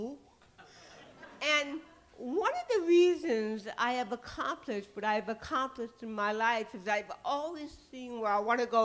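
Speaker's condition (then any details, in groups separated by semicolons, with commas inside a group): Cerebral palsy; titanium neck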